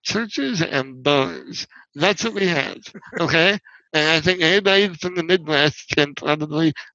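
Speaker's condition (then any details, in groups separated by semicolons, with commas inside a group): Spinal muscular atrophy; wheelchair user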